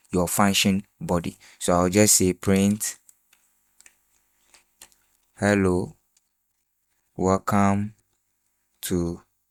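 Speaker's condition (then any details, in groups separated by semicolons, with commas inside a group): No condition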